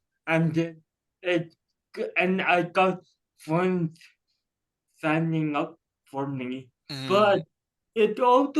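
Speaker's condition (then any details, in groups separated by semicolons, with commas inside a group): Cerebral palsy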